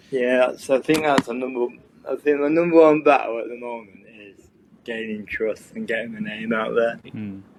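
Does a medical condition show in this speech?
Yes: cerebral palsy.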